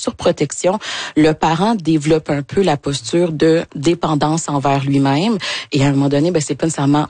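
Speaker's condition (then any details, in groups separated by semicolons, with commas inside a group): No condition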